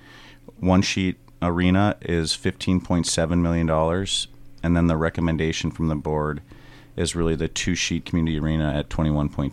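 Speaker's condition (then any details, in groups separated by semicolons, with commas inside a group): No condition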